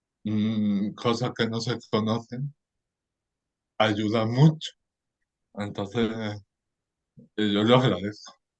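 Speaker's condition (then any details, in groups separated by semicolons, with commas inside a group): Cerebral palsy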